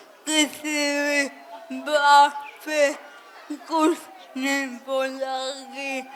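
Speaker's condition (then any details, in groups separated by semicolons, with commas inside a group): Cerebral palsy; affects hand movements; speech not clear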